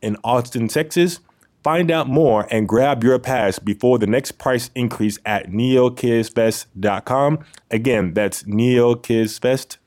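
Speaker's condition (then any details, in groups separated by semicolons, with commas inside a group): No condition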